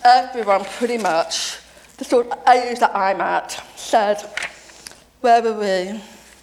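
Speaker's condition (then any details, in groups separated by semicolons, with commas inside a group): Deafness; deaf since age seven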